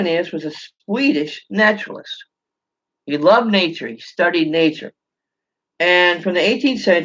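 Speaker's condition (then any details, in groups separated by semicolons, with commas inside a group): No condition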